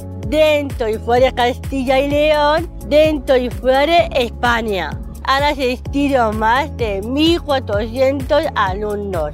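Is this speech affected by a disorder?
Yes: Down syndrome; intellectual disability; age 32.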